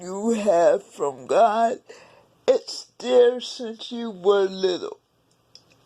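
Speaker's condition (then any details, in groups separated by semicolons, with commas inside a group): Cerebral palsy; several unnoticed strokes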